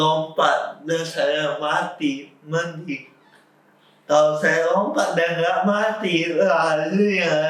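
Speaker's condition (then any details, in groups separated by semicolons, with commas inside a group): Cerebral palsy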